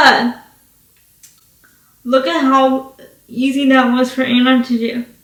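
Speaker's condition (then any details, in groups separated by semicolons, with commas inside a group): Cerebral palsy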